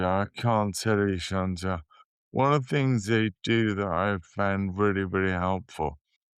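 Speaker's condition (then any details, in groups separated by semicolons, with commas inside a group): Motor neurone disease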